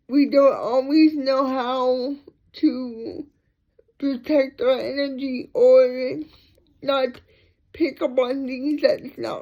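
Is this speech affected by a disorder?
Yes: cerebral palsy.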